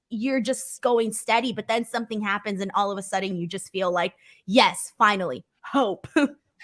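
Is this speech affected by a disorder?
No.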